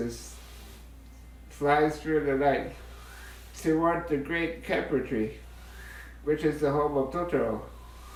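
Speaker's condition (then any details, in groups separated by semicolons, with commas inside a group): Duchenne muscular dystrophy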